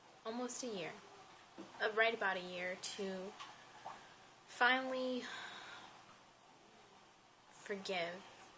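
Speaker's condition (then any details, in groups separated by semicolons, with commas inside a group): No condition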